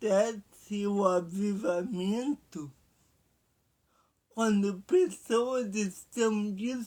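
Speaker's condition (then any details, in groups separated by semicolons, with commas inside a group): Paralysis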